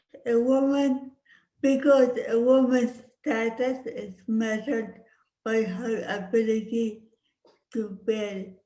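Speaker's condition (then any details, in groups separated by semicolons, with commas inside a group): Cerebral palsy; speech impediment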